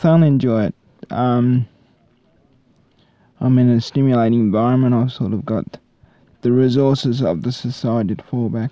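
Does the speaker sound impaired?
Yes: cerebral palsy; cerebral palsy from birth, brain damage from lack of oxygen to brain at birth, 33 years.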